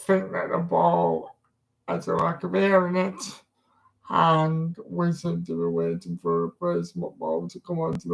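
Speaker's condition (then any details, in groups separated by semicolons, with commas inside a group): Disability affecting speech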